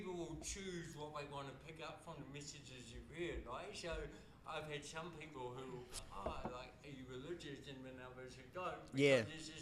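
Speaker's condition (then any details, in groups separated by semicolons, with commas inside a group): Cerebral palsy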